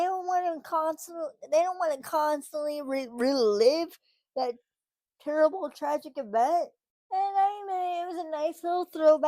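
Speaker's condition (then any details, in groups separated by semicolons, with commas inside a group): Cerebral palsy, spastic; from birth, muscle spasms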